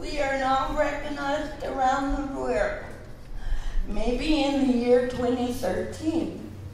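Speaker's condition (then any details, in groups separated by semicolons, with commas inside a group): Cerebral palsy; present since childhood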